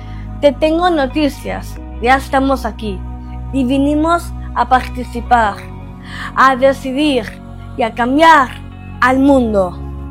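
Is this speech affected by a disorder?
Yes: Down syndrome; genetic syndrome.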